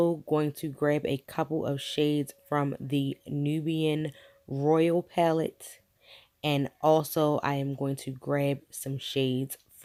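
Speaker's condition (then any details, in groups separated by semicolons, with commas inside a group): No condition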